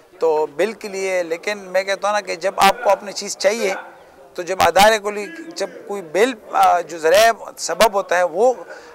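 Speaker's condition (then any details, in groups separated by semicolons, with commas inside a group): No condition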